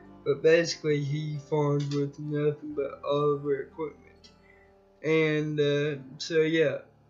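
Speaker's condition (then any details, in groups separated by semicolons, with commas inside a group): Cerebral palsy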